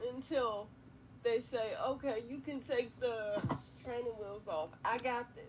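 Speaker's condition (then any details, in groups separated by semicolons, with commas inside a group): Quadriplegic cerebral palsy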